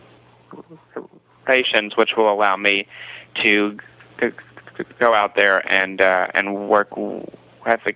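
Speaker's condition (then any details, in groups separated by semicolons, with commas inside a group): Stuttering; stuttering since age five; repeated sounds, prolonged sounds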